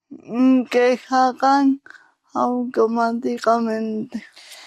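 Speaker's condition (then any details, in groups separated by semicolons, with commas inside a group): Cerebral palsy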